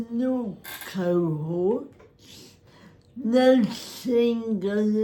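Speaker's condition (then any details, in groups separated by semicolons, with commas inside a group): Cerebral palsy; spastic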